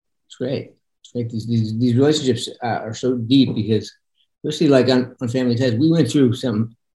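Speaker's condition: Parkinson's; voice sometimes monotone

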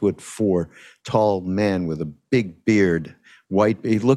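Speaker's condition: No condition

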